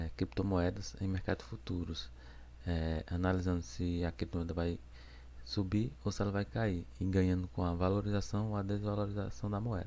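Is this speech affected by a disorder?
No.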